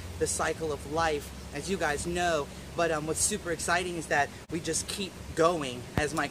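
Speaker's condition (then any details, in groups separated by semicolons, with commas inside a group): No condition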